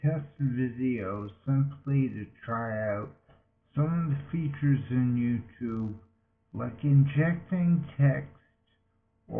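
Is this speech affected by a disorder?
Yes: multiple sclerosis.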